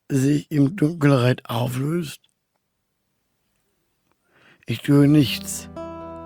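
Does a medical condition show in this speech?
Yes: Down syndrome; trisomy 21.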